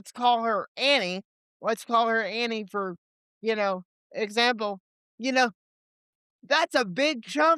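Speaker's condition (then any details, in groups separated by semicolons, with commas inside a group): Cerebral palsy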